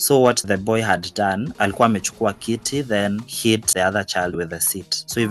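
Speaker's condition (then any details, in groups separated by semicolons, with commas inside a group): No condition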